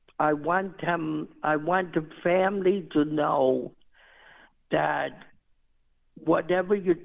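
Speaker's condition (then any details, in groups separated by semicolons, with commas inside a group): Cerebral palsy; diagnosed at 6 months, never expected to walk, later learned to walk, ran New York City Marathon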